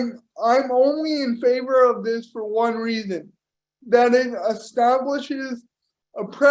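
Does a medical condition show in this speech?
Yes: cerebral palsy; power wheelchair.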